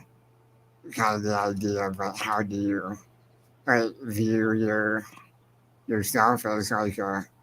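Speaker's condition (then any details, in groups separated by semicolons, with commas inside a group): Spinal muscular atrophy; progressive, wheelchair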